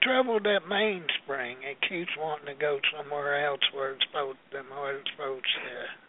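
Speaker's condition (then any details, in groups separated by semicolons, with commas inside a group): Parkinson's disease; Parkinson's for quite some time, tremor, trouble with fine hand work as watchmaker; shivering, partly from disease, partly from cold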